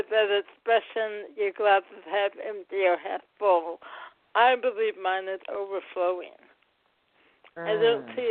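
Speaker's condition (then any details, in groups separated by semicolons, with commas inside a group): Cerebral palsy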